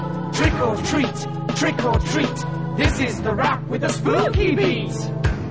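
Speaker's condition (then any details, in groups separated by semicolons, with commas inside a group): No condition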